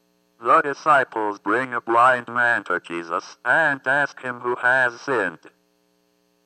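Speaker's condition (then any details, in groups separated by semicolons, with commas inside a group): Athetoid cerebral palsy; communication box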